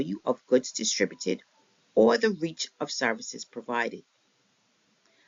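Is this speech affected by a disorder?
No.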